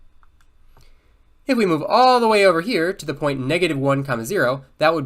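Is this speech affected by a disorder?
No.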